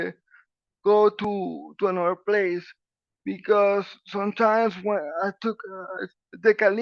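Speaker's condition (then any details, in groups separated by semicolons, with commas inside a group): Cerebral palsy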